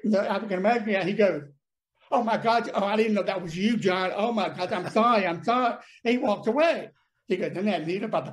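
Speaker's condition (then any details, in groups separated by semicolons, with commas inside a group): Deafness; paralysis on one side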